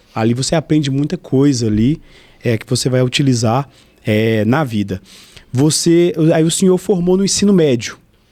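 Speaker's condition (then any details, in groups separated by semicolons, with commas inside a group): No condition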